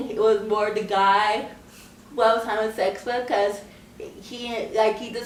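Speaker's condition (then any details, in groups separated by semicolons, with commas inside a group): Cerebral palsy; scoliosis, spine and leg surgery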